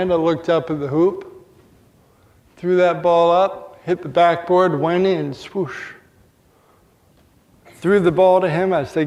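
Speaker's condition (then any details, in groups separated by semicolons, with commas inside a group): Cerebral palsy; very mild form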